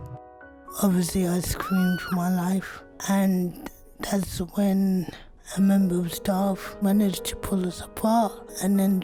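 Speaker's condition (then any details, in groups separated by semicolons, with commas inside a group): Cerebral palsy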